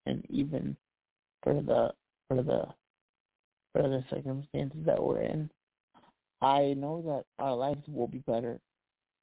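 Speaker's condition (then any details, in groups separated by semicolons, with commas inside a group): Cerebral palsy; past challenges speaking up, voice improved over last year, spanish speaker with limited english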